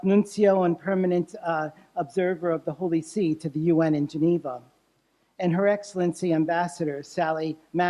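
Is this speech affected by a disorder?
No.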